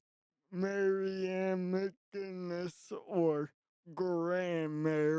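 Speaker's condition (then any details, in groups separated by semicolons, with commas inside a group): Traumatic brain injury; initially could not speak, used signs before speech returned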